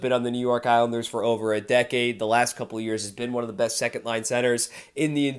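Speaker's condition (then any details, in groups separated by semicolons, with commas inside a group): No condition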